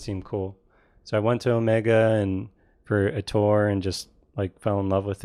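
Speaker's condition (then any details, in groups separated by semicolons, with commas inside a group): No condition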